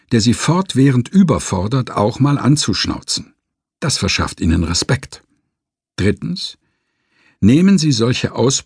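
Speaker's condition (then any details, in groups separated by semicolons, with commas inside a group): No condition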